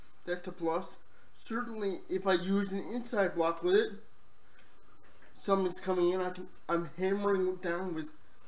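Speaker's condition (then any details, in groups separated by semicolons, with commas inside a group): Cerebral palsy, spastic diplegia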